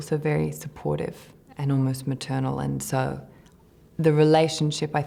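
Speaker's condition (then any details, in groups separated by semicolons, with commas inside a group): No condition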